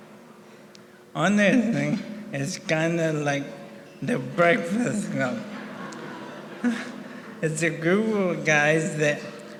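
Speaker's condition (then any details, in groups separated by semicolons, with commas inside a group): ALS; about 1.5 years since diagnosis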